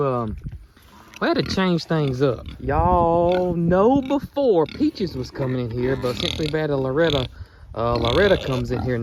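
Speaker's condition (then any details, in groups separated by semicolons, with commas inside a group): No condition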